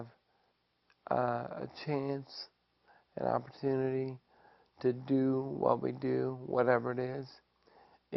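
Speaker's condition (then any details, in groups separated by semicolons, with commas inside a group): ALS; after diagnosis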